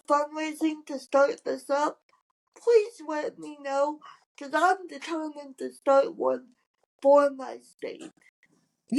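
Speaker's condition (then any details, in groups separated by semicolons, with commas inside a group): Cerebral palsy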